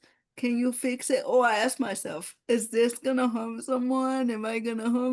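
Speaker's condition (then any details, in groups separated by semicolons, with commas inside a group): Cerebral palsy; no gross or fine motor skills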